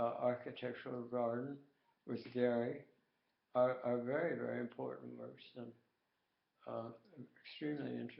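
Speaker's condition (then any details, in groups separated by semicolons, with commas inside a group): Tongue cancer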